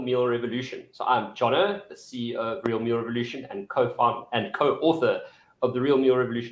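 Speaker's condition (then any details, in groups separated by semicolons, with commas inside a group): No condition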